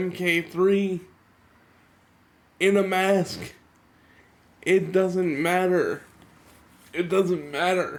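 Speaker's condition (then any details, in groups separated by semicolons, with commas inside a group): Cerebral palsy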